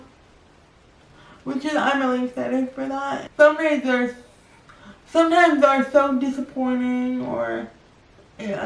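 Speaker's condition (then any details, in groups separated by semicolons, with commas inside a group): Cerebral palsy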